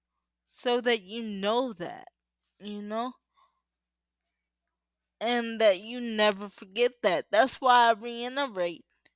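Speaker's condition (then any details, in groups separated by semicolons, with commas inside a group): Cerebral palsy; uses power wheelchair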